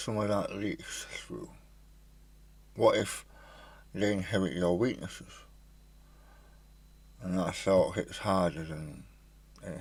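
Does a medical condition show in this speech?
Yes: stage 4 tongue cancer, hemiglossectomy.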